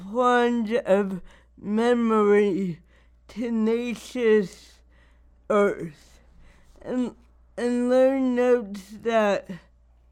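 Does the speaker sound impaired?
Yes: cerebral palsy; lack of muscle control and spasticity.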